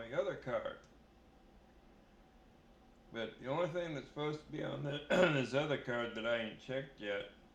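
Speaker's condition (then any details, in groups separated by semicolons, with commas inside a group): Brain injury; beating, permanent dizziness, irreversible deterioration; severe, slow at tasks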